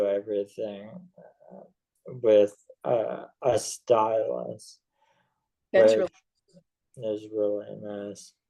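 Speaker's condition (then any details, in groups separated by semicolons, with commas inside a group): ALS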